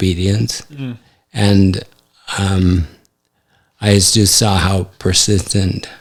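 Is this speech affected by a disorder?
Yes: ALS; affects hand function.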